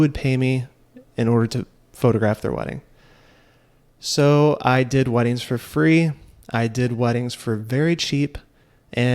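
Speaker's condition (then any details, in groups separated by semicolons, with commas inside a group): No condition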